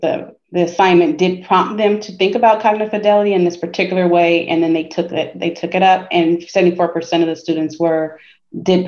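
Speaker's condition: No condition

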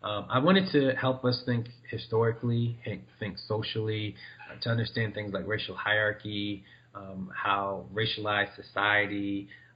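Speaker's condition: No condition

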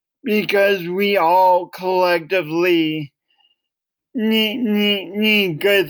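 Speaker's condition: Cerebral palsy; affects voice, speech impediment

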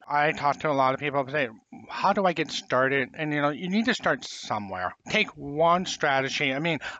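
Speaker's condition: Profound hearing loss, congenital

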